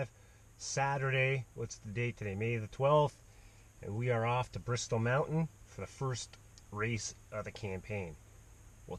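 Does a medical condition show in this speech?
No.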